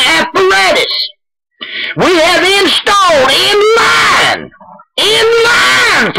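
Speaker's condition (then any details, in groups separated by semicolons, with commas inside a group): No condition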